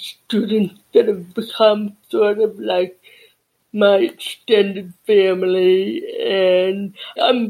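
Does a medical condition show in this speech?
Yes: deafness.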